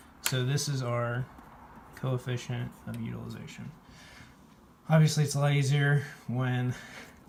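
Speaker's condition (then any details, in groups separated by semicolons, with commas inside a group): No condition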